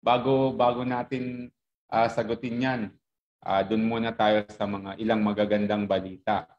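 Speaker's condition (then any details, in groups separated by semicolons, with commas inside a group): No condition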